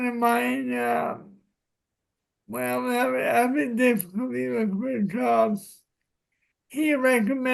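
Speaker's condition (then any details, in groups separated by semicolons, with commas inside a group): Cerebral palsy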